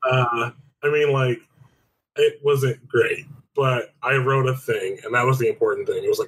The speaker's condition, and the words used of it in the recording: None; typical speech.